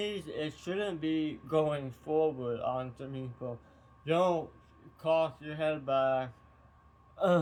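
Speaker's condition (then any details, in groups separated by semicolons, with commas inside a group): Tongue cancer surgery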